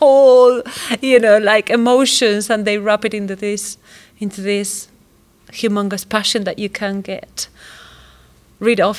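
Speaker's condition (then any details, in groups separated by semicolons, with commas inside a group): No condition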